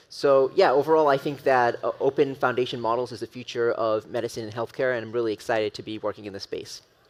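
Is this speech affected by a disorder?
No.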